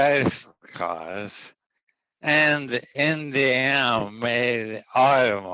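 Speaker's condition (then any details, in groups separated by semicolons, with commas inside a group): ALS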